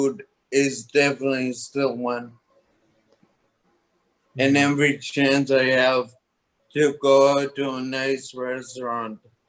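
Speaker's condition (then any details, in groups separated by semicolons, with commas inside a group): Toxic leukoencephalopathy, locked-in syndrome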